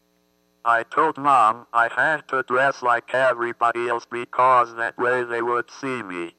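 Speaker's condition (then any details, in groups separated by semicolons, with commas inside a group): Athetoid cerebral palsy; thumb surgery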